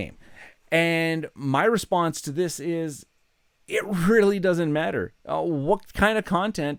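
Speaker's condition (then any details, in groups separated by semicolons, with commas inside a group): No condition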